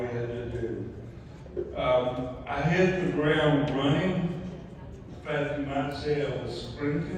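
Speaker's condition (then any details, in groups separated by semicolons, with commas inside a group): ALS; mainly right side and both legs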